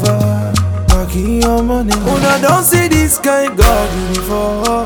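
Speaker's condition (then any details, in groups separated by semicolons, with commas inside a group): No condition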